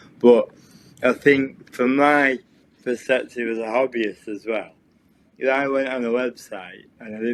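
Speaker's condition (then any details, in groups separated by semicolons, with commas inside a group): Cerebral palsy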